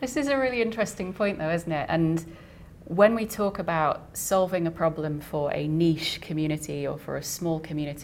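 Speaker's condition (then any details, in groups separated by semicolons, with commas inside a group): No condition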